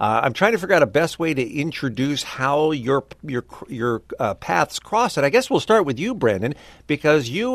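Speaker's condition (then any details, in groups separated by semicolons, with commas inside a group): No condition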